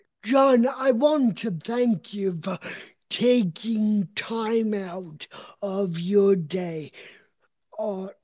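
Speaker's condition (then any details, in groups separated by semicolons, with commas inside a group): Cerebral palsy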